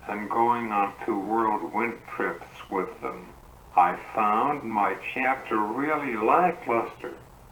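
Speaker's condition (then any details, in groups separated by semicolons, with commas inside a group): Cerebral palsy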